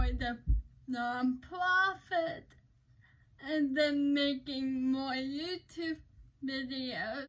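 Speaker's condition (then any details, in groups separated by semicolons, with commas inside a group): Cerebral palsy; uses crutches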